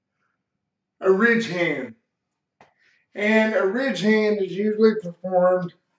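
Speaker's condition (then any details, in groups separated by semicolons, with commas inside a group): Cerebral palsy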